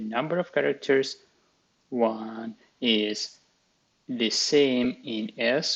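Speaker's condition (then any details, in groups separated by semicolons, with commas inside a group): No condition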